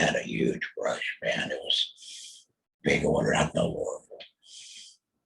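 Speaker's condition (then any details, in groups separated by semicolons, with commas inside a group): Total laryngectomy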